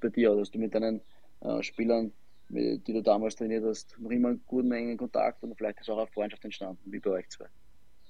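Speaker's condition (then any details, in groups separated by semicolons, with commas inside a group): No condition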